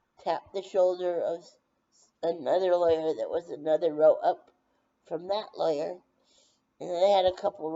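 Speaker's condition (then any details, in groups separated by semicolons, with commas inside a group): Brain injury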